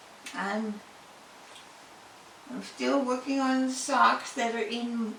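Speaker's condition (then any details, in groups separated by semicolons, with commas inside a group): Head and neck cancer; had speech therapy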